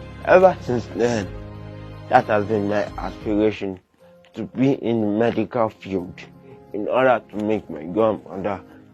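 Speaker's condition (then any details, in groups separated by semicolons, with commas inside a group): Cerebral palsy; limits movement and coordination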